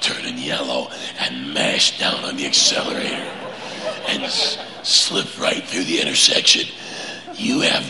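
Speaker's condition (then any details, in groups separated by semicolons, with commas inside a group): Laryngeal cancer; deep raspy 'Batman voice', much weaker than before, prosthesis speech planned after laryngectomy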